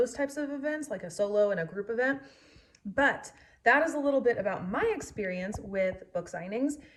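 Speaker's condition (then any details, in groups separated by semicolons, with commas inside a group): No condition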